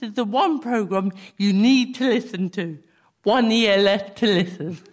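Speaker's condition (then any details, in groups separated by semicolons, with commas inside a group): Cerebral palsy; clumsy movement; speech impediment, poor diction, phrases like 'speech impediment' hard to say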